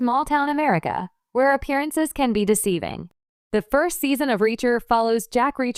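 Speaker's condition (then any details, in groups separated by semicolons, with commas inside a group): No condition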